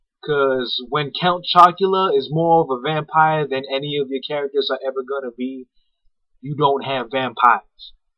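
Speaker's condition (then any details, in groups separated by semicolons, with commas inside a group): No condition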